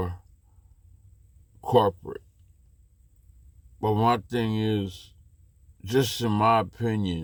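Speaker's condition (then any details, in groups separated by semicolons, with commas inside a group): Slurred speech; still slurs words occasionally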